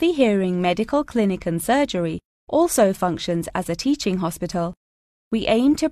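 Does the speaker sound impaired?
No.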